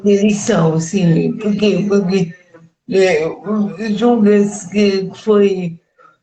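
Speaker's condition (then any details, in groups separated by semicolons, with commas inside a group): Cerebral palsy; speech affected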